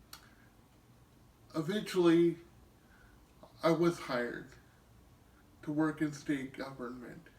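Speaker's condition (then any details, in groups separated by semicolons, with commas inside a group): Cerebral palsy; cerebral palsy from birth, wheelchair user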